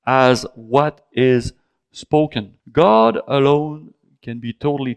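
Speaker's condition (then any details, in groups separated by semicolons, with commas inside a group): No condition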